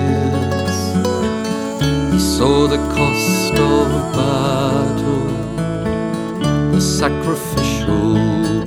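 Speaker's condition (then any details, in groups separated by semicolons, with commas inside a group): No condition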